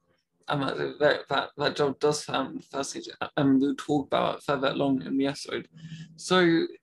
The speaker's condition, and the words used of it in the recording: Stuttering. So now I'm more like a covert stammer, where I do stammer, but